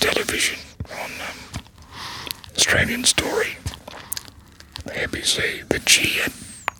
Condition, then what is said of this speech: Laryngectomy. Yeah, I mean, it's quiet because the larynx has been removed.